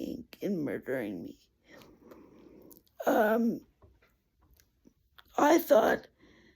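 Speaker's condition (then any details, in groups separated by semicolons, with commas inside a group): Cerebral palsy; poor balance from birth, walking difficult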